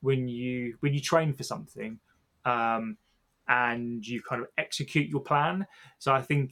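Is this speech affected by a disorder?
Yes: stammer; long hidden even from wife and kids, became quite unwell with it last year; speaking on podcast with stammer, says speaking here has taken a lot; has always fought to be able to speak; here repeated words, prolonged sounds.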